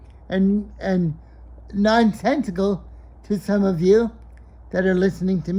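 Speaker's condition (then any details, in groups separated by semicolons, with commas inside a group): Cerebral palsy; brain damage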